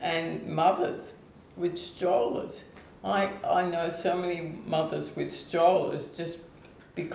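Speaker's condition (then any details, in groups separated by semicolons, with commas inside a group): ALS/MND; onset foot drop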